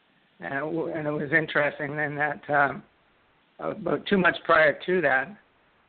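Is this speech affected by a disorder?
Yes: Parkinson's disease; left-sided onset, smell and taste loss first, left index finger tremor, no medication, one brain therapy.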